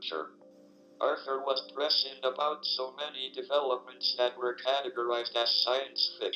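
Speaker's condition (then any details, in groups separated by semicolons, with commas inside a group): ALS, speech-generating device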